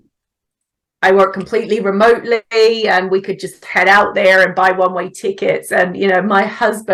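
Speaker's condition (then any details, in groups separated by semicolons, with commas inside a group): No condition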